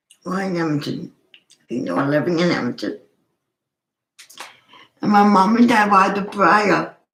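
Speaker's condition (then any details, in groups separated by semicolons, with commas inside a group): Cerebral palsy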